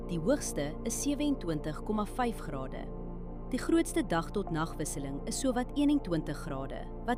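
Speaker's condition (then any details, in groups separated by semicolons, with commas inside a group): No condition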